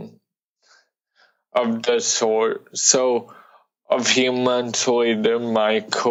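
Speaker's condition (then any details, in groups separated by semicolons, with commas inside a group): Cerebral palsy; lifelong speech impediment, worked to reduce it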